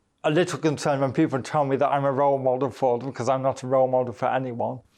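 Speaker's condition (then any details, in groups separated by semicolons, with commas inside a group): Cerebral palsy; mild; needs clearer diction, mistaken for drunk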